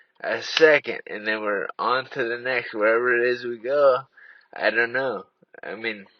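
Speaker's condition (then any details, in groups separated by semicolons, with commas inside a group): Traumatic brain injury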